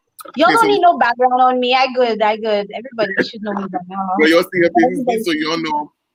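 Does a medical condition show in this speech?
No.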